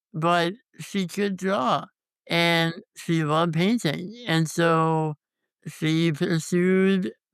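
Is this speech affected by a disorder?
Yes: congenital muscular dystrophy; tracheostomy.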